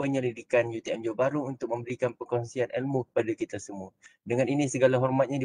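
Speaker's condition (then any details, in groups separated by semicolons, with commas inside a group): No condition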